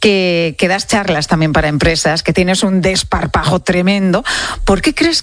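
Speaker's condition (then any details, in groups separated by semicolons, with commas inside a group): No condition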